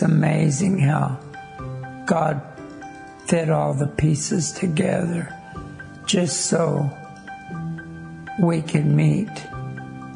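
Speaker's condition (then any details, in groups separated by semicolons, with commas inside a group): ALS; wheelchair user; diagnosed 5 years ago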